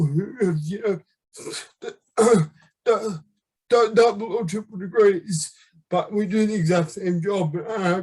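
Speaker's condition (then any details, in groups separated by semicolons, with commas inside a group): Left hemiplegia; left-sided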